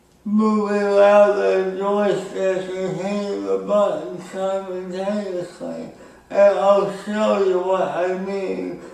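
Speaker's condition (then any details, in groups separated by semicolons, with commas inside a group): Speech impairment after birth surgery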